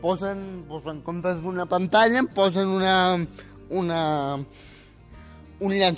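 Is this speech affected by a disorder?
Yes: spastic quadriplegic cerebral palsy; neurons lost, no control of legs, legs strapped to keep controlled, uses wheelchair, doctor error suspected but unproven; age 18; control of speech retained, good communicative ability.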